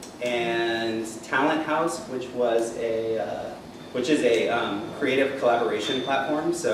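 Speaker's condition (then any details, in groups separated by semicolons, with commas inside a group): No condition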